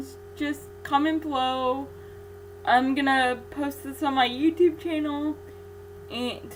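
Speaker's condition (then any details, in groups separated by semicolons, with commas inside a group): Cerebral palsy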